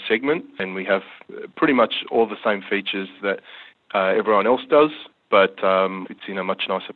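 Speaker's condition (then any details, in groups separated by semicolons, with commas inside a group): No condition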